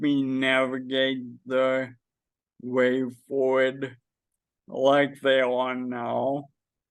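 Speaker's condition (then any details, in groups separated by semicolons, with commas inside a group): Friedreich's ataxia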